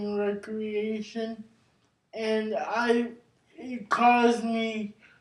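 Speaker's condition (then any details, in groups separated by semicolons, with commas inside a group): Cerebral palsy; brain injury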